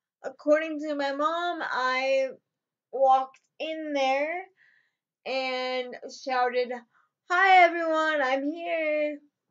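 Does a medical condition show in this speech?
Yes: cerebral palsy.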